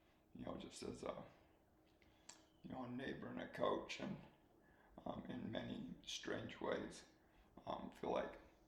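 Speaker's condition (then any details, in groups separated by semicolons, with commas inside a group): ALS; slow-progressing form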